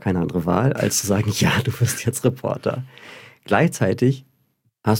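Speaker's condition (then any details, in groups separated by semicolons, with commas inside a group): No condition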